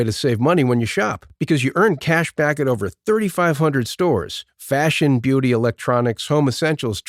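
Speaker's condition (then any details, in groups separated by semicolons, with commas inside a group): No condition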